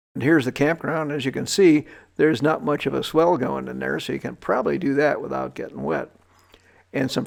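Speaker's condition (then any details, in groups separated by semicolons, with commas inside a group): No condition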